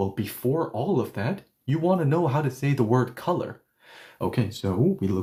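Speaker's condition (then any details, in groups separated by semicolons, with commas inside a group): No condition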